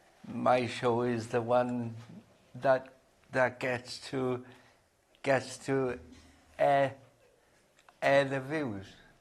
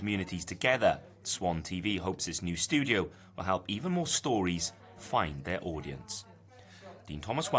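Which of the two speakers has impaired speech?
The first: cerebral palsy.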